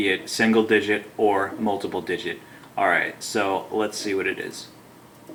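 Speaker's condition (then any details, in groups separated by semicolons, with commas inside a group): No condition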